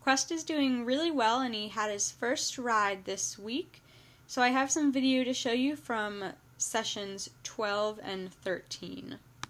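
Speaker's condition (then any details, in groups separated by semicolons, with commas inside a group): No condition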